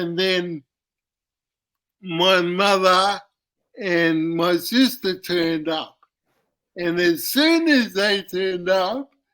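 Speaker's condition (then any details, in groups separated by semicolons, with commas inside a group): Cerebral palsy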